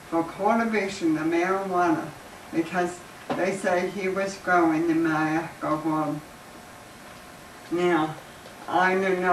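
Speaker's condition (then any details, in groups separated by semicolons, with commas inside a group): ALS; lost use of arms; terminal stage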